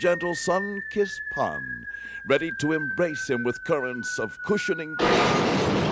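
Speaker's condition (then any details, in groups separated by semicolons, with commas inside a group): No condition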